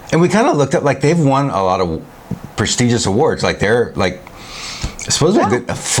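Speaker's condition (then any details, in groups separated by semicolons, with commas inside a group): No condition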